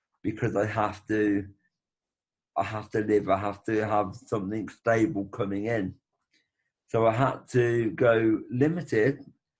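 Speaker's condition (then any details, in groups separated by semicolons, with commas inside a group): Brain bleed with facial paralysis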